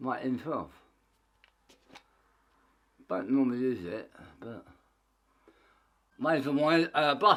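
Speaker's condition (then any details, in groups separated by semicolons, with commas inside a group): Tongue cancer; half tongue removed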